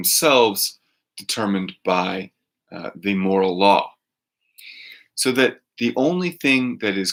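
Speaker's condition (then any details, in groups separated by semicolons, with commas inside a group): No condition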